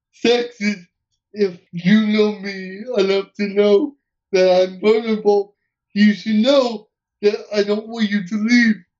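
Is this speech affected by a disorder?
Yes: cerebral palsy; uses wheelchair.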